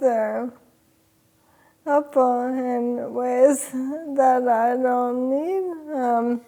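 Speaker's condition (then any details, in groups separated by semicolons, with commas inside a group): ALS; sporadic form, onset in pinky finger; speech slowed early, voice changing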